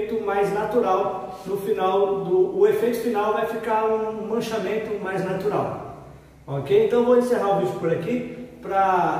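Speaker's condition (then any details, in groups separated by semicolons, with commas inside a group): No condition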